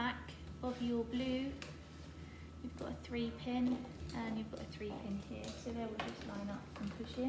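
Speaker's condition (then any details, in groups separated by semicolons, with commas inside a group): No condition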